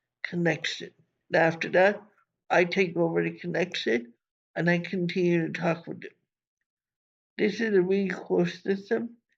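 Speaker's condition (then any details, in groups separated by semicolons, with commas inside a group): Cerebral palsy; from birth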